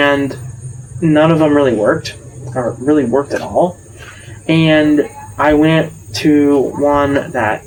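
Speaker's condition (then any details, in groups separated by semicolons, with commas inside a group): No condition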